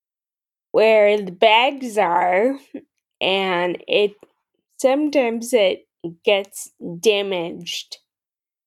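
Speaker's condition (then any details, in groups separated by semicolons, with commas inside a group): Friedreich's ataxia; some speech issues, less pronounced than in others with Friedreich's ataxia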